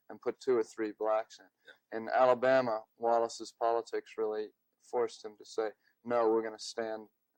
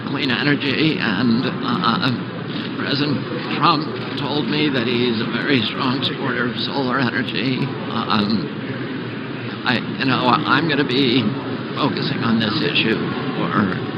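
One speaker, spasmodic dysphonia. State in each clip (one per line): Before onset, pre-2000
Years after onset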